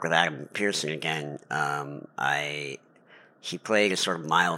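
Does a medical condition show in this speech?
Yes: cleft palate; lifelong.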